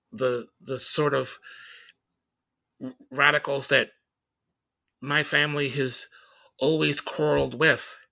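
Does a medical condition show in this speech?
Yes: stutter; stuttering during conversation; here repeated words, prolonged sounds.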